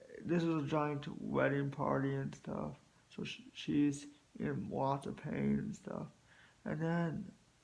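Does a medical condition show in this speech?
Yes: spastic quadriplegic cerebral palsy.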